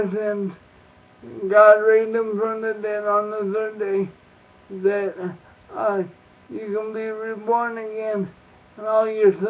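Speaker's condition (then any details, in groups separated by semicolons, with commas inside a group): Cerebral palsy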